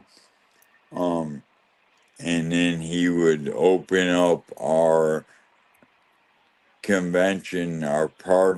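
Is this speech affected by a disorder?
Yes: ALS; losing ability to talk and swallow.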